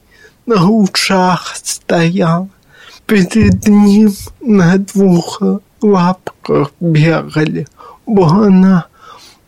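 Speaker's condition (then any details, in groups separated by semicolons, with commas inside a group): Cerebral palsy; startled by own voice on microphone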